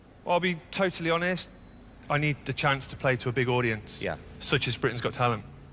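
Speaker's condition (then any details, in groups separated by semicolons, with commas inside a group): No condition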